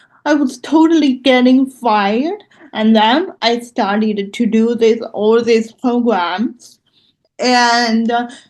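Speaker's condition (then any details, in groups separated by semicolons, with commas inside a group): Cerebral palsy; loss of muscle control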